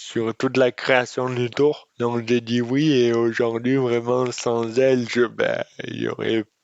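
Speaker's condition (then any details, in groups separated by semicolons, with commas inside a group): Dystonia; speech disorder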